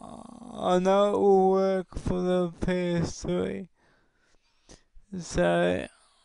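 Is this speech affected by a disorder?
Yes: cerebral palsy.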